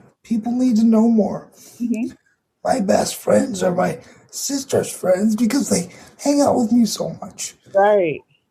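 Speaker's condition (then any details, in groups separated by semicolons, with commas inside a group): Cerebral palsy; voice audibly affected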